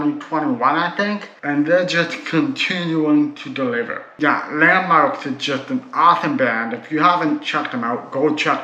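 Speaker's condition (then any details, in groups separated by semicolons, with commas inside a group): Cerebral palsy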